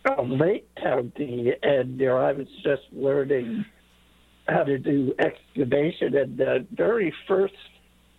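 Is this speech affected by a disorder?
Yes: late-onset Pompe disease; onset age 5-6, misdiagnosed as muscular dystrophy at 23 for 26 years; infusion treatment, over 250 infusions, service dog Coppola from Canine Companions, physical activity limited.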